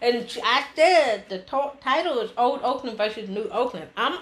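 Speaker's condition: Hearing loss; signs less fluently

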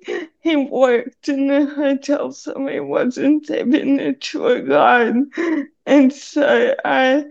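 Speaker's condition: Cerebral palsy; needs hand to hold on steep stairs

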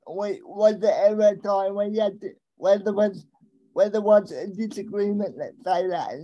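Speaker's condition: Cerebral palsy; stutters a lot

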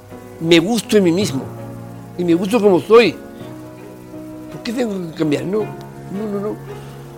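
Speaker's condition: Down syndrome; congenital, age 44

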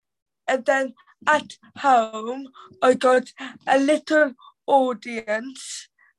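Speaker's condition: Cerebral palsy; teenager

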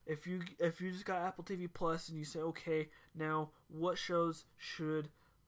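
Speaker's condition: No condition

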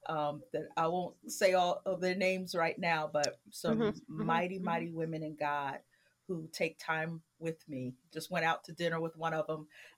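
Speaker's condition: No condition

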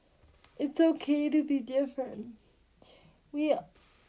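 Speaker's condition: Cerebral palsy; since birth

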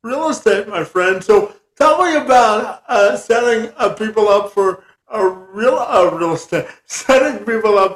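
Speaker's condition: Spastic quadriplegia cerebral palsy

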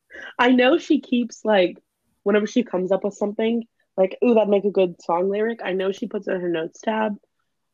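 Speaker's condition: No condition

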